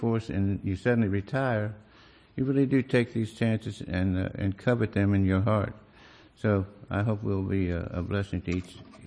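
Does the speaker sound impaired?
Yes: Parkinson's disease; Parkinson's disease diagnosed 15 years ago.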